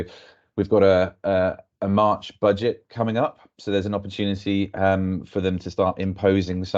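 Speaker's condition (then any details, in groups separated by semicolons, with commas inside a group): No condition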